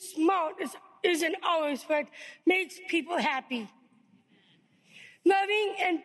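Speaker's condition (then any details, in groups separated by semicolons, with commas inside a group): Down syndrome; diagnosed at birth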